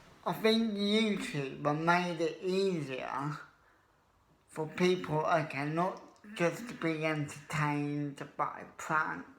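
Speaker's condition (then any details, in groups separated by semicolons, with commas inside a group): Cerebral palsy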